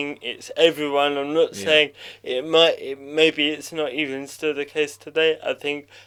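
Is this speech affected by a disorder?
Yes: cerebral palsy.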